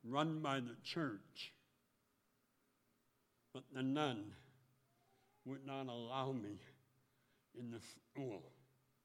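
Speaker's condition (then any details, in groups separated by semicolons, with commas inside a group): Speech impediment; voicing with clothespin on nose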